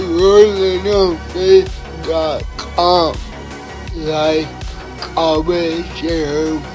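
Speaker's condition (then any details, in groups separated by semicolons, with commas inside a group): Cerebral palsy; knees cave, unpredictable body movements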